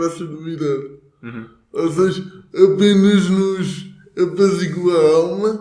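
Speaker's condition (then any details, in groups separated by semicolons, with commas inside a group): Cerebral palsy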